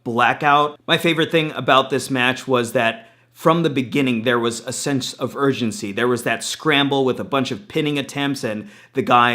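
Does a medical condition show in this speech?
No.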